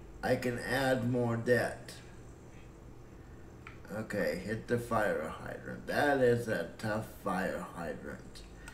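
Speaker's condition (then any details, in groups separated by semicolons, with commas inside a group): Cerebral palsy; breathing fine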